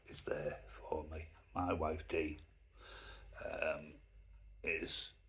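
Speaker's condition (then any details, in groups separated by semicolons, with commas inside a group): Myasthenia gravis; affects eyes, mouth, arms and legs; about three years since onset, sudden onset, arm shakes, breathing affected; voice a bit strange, right mouth drops, swallowing and chewing affected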